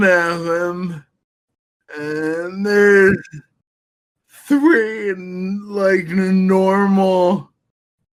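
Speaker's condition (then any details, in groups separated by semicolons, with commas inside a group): Friedreich's ataxia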